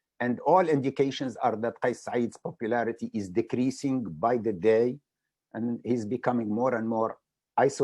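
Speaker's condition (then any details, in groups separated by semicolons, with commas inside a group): No condition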